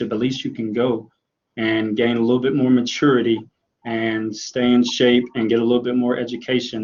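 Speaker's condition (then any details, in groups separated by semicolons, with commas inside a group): No condition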